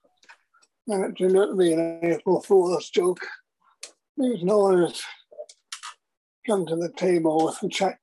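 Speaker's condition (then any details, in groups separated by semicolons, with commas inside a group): Parkinson's disease; young onset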